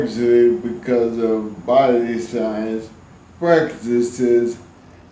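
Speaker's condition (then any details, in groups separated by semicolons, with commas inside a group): ALS; severe violent spasticity, intrathecal baclofen pump, essential tremor; off medication, uses wheelchair, collapses on standing, spasticity easing; voice lost, breathing trouble after pump surgery, now louder, clearer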